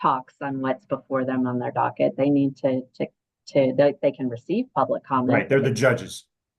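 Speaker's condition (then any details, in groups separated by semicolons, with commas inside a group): No condition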